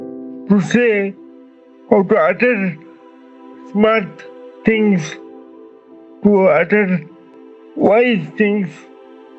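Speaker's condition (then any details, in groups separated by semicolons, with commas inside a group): Cerebral palsy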